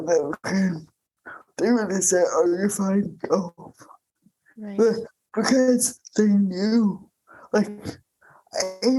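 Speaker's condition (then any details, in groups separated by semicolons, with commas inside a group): Cerebral palsy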